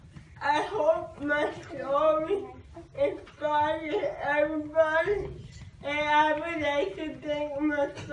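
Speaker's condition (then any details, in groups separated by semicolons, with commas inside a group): Cerebral palsy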